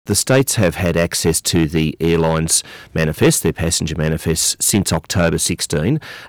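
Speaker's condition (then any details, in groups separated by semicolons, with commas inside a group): No condition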